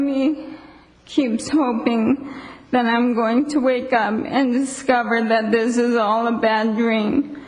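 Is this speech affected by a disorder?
Yes: ALS; speech audibly affected, swallowing and breathing issues, worsening.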